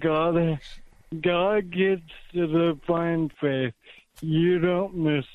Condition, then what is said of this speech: Cerebral palsy. The reason he's speaking like that, folks, is I think he's the guy who had a stroke or something, or cerebral palsy or something.